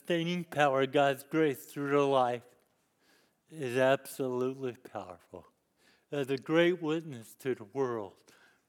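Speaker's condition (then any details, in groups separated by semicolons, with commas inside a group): Cerebral palsy; lifelong disability since youth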